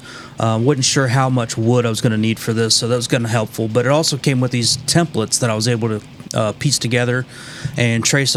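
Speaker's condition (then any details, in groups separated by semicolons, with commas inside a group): No condition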